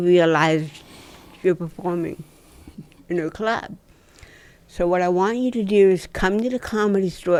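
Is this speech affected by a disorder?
Yes: dystonia.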